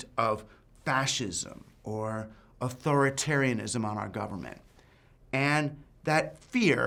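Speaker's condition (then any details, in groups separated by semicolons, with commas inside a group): No condition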